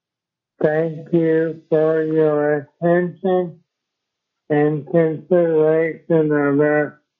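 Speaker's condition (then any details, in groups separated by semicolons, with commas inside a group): ALS; progressive degenerative motor neuron disease, no known cure; expected loss of speech, swallowing, arm and leg movement within a few short years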